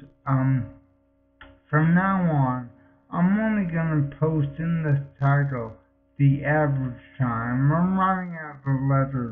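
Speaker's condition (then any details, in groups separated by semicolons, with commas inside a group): Multiple sclerosis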